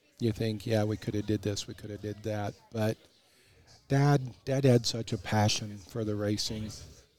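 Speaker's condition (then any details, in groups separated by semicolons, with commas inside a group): No condition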